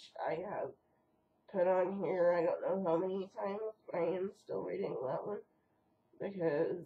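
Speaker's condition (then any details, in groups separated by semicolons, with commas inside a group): Cerebral palsy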